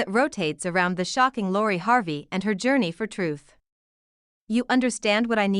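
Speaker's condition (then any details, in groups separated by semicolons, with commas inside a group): No condition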